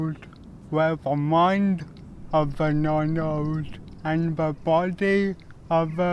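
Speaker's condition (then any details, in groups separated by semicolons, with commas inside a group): Cerebral palsy; speech improved over time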